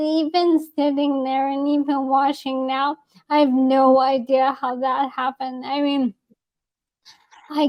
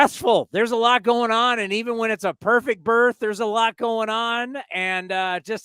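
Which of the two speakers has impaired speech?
The first: ALS; progressive motor neuron loss, non-genetic form.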